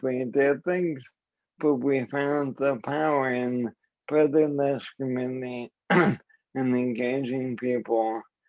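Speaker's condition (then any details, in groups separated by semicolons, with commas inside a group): ALS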